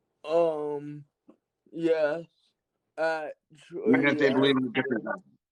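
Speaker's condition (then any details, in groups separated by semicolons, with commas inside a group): Cerebral palsy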